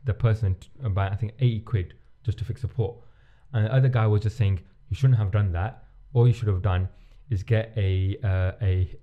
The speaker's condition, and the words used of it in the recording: Stuttering. Oh, by the way, if you guys don't know, I stammer.